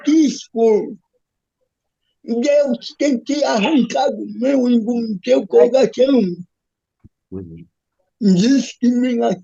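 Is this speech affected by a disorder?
Yes: cerebral palsy; physical disability.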